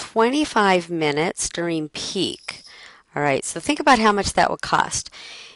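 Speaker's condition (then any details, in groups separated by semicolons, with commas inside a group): No condition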